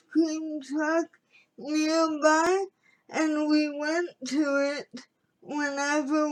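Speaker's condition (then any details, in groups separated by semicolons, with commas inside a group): Cerebral palsy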